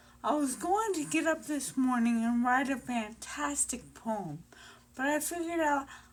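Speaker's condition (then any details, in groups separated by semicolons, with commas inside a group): Brain injury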